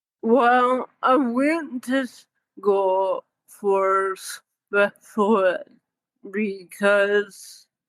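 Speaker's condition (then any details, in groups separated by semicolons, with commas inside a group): Cerebral palsy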